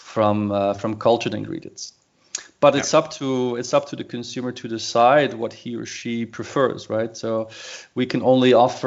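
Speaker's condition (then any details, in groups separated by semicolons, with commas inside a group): No condition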